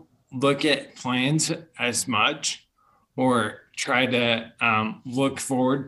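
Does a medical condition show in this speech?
Yes: bulbar onset ALS; speech problems first, first diagnosed as tick-bite Lyme disease and infections, treated, then neurologist; diagnosed a few months ago, over a year after first symptoms, no cure or effective treatment; at first only after alcohol, later in everyday life, disease taking speaking away.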